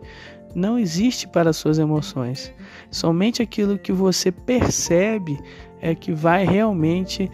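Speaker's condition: No condition

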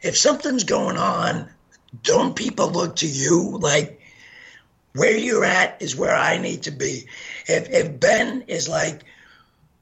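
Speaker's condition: Gunshot injury to voice box; shot 15 times

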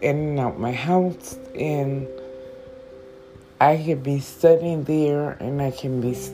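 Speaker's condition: Stroke with stutter; hands not working

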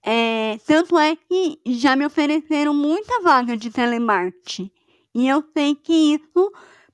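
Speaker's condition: Cleft palate; congenital cleft palate, rehabilitated, velum fails to direct airflow, part of air escapes through nose; nasal air escape, extra vocal fold effort for intelligibility, hoarse or voiceless after long speaking

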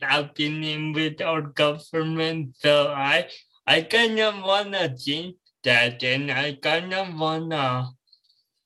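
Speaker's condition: Cerebral palsy

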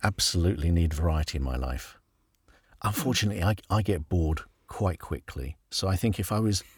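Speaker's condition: No condition

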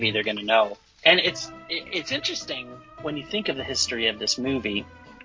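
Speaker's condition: No condition

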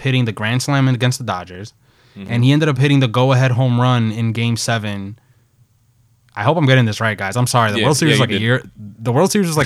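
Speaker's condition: No condition

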